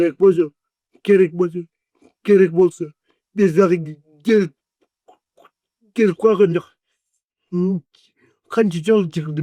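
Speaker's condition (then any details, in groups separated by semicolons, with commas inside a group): Cerebral palsy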